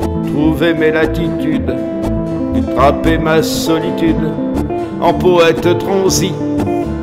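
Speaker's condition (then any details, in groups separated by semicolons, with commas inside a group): No condition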